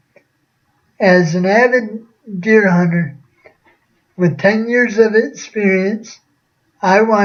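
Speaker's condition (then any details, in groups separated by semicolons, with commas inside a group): Cerebral palsy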